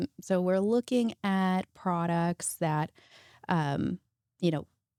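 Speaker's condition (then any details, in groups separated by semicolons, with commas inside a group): No condition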